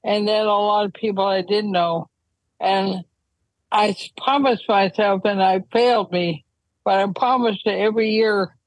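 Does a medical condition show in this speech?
Yes: ALS; wheelchair use when traveling.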